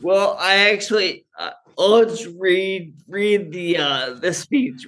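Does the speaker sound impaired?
Yes: Friedreich's ataxia; genetic neurodegenerative movement disorder; symptoms managed partly with cannabis for neuropathic pain, muscle relaxation, sleep, ataxia worse when not rested.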